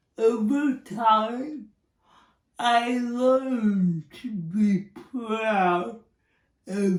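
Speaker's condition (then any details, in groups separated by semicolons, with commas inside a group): Cerebral palsy; speech impairment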